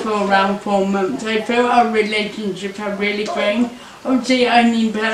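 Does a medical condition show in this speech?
Yes: cerebral palsy; arm tremors; needs assistance with cooking and eating; speech affected.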